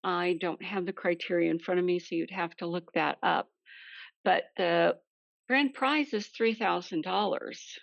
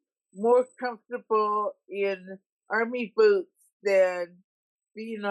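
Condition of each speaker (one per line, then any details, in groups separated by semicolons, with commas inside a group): No condition
Multiple sclerosis; affects walking and balance, uses walking stick; frequent falls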